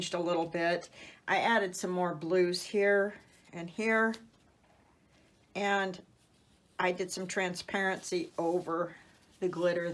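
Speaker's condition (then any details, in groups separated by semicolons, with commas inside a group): No condition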